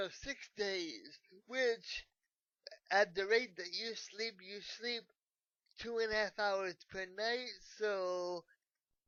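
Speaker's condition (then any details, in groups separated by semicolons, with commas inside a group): Cerebral palsy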